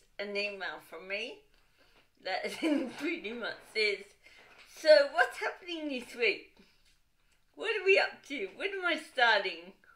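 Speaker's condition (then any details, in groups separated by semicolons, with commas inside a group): Cerebral palsy, dystonic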